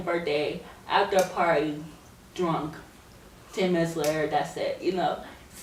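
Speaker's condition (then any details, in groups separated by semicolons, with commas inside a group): Cerebral palsy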